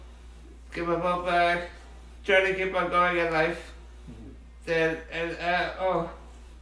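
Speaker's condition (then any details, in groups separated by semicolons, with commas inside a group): Muscular dystrophy; diagnosed around age 6 or 7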